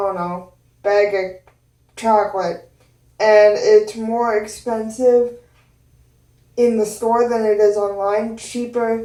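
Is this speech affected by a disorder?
Yes: cerebral palsy; both hands affected.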